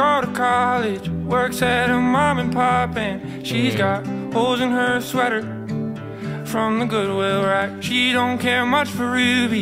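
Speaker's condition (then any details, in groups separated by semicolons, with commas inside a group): No condition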